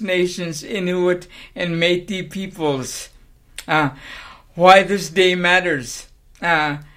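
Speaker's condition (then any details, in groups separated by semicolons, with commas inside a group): Cerebral palsy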